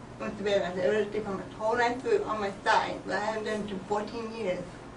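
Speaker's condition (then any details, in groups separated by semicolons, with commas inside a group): Multiple sclerosis; balance problems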